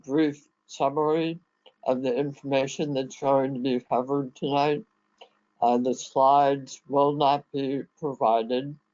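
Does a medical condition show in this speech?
Yes: head and neck cancer.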